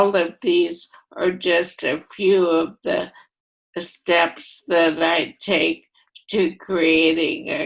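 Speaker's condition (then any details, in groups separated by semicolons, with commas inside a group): Primary lateral sclerosis; first diagnosed as ALS, affects all voluntary motor neurons; at least eight years since diagnosis, slower than expected course; voice affected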